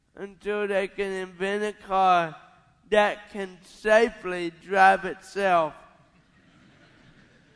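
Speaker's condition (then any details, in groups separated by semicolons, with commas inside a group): Cerebral palsy; not birth defects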